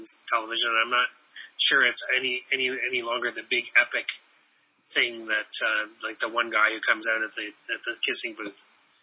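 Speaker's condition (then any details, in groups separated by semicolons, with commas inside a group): No condition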